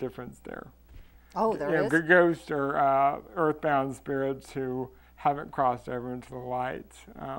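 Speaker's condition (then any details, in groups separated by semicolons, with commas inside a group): Cerebral palsy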